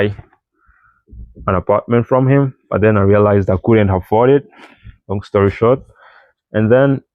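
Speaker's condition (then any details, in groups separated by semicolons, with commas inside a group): No condition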